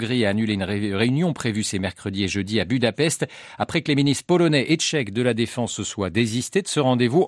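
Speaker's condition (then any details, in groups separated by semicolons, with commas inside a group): No condition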